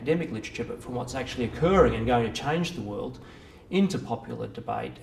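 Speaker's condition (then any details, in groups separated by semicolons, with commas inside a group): No condition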